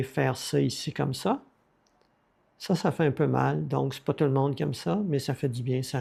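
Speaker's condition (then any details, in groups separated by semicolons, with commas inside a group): No condition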